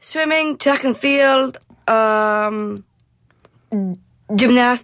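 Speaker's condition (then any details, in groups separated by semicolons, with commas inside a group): Down syndrome; described as speaking eloquently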